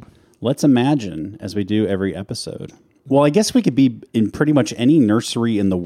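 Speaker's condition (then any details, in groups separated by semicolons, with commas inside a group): No condition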